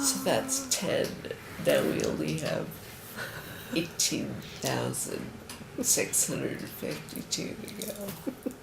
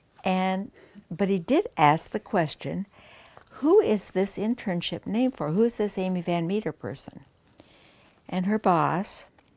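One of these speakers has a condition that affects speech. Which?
The first: chronic progressive multiple sclerosis; diagnosed at 33, declining.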